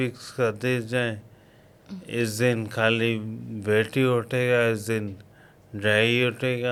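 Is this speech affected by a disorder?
Yes: coma after road accident.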